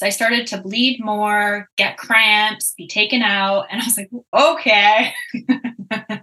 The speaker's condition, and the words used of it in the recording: No condition.